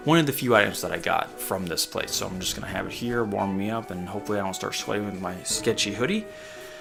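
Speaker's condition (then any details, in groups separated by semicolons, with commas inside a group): No condition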